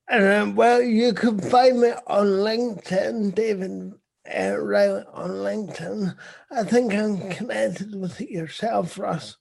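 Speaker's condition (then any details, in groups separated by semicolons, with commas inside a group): Cerebral palsy; visible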